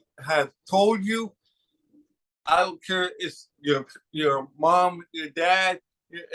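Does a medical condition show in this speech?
Yes: cerebral palsy.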